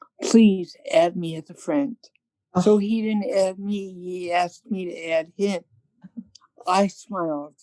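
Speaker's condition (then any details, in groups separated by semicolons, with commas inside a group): Cerebral palsy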